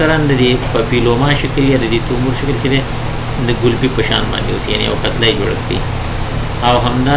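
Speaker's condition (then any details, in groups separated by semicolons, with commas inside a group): No condition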